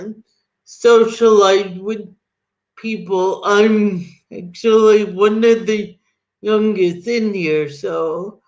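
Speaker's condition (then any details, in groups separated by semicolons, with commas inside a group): Cerebral palsy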